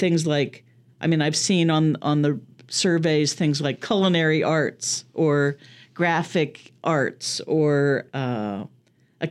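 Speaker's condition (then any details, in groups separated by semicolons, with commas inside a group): No condition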